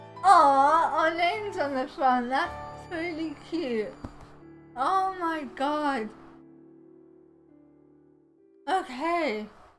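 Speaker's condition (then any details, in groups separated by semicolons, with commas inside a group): Cerebral palsy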